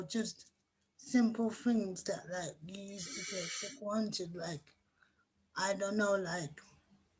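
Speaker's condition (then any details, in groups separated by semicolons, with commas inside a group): Cerebral palsy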